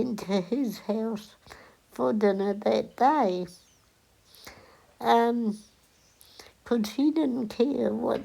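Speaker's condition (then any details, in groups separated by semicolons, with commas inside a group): Cerebral palsy; onset at 8 days old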